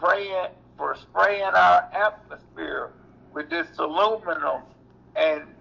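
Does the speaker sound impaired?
Yes: cerebral palsy; reports being back on feet, running in yard days after taking ImmuCyst supplement.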